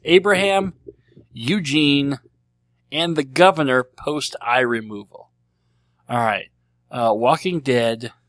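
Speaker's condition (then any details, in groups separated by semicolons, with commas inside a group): Cleft lip and palate; treated as a baby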